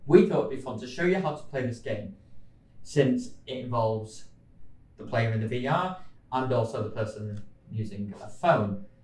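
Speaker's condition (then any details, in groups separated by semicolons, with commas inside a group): No condition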